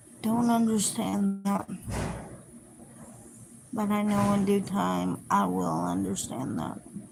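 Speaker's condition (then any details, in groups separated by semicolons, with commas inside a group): Cerebral palsy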